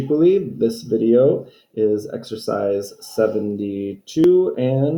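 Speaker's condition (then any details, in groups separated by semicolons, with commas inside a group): No condition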